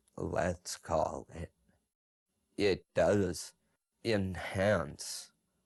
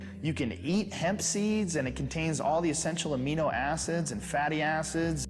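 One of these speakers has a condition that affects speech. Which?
The first: multiple sclerosis; severe shaking earlier.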